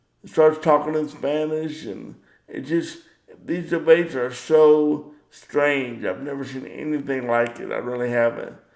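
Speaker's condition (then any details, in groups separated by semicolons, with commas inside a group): Cerebral palsy; power wheelchair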